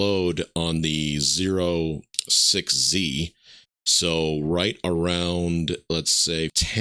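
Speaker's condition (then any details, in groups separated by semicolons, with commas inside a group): No condition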